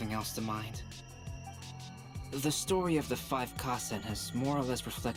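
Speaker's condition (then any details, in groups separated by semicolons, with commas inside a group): No condition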